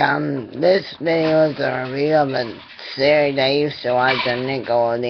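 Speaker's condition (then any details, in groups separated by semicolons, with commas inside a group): Cerebral palsy; attending therapy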